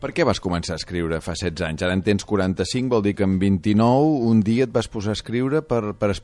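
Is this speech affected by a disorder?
No.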